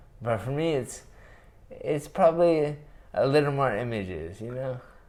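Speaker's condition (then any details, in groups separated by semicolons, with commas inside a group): Traumatic brain injury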